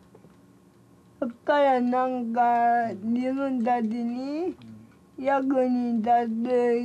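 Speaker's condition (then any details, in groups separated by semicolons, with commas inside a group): Cerebral palsy, severe; unfamiliar listeners confused at first, understood after a while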